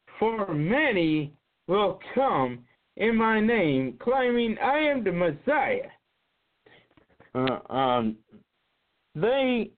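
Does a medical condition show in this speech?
Yes: cerebral palsy; cannot be hidden when acting.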